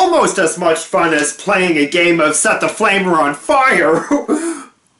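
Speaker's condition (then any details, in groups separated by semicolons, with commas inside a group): No condition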